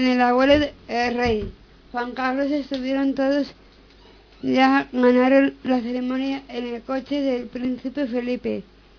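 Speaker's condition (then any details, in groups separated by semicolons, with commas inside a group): Down syndrome; reads news item aloud on live radio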